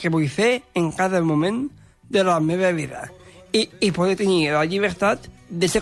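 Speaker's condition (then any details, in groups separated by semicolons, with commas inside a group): Down syndrome; extra chromosome; expresses himself in own way and own words, dislikes being corrected, very talkative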